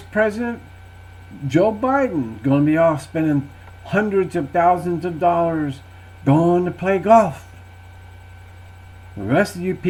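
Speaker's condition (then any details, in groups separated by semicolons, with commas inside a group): No condition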